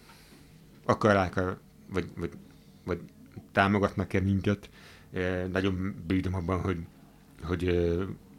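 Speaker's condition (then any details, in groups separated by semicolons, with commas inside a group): Hearing impairment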